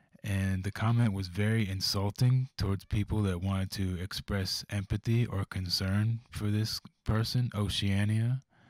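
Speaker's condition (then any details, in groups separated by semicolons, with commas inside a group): No condition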